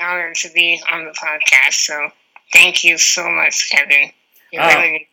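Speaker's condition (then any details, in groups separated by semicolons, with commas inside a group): Spinal muscular atrophy; wheelchair user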